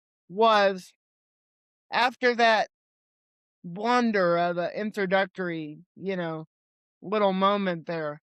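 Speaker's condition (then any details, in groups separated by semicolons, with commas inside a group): Cerebral palsy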